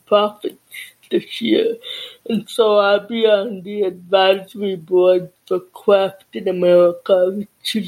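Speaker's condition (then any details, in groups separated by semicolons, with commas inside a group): Deafness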